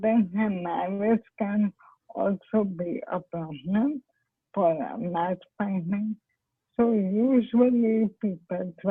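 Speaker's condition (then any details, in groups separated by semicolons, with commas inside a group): ALS; stem cell therapy, progression reportedly halted, cannot walk, weakness; speech impaired, once unintelligible, now comprehensible, poor voice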